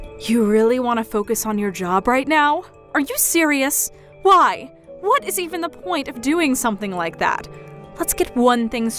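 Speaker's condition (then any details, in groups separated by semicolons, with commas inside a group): No condition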